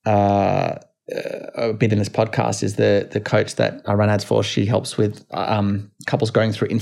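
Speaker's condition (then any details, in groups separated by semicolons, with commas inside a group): No condition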